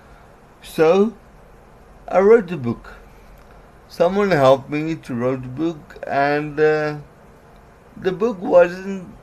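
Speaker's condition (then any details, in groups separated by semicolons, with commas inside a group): Cerebral palsy; sometimes out of breath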